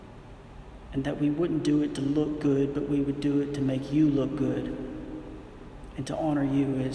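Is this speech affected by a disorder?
No.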